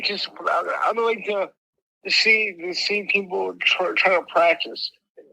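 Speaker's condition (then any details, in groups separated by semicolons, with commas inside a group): Mild cerebral palsy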